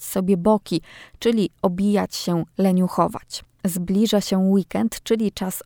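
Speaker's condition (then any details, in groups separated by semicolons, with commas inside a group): No condition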